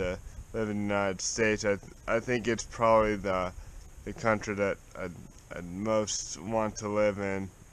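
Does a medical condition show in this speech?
Yes: cerebral palsy.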